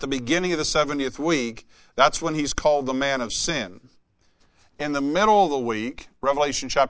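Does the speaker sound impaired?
No.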